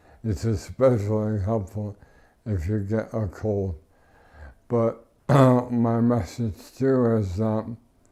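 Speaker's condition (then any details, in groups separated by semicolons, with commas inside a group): ALS; tracheotomy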